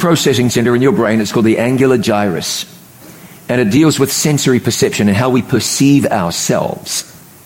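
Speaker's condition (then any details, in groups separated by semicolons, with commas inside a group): No condition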